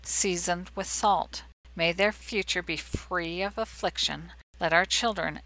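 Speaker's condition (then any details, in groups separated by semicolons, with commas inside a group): No condition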